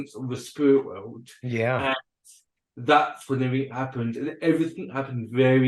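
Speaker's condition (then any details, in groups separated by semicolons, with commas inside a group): Cerebral palsy and dyspraxia; diagnosed in last 18 months, with dyspraxia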